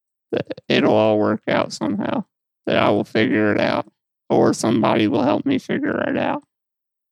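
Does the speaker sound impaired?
Yes: muscular dystrophy; muscle and fat lost around tailbone.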